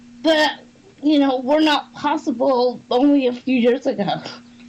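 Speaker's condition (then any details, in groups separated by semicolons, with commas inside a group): Cerebral palsy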